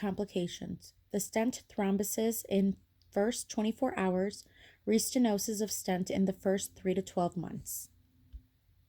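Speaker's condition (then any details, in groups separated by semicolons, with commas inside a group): No condition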